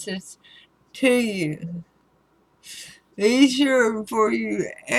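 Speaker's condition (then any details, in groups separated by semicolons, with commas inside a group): Throat cancer radiation damage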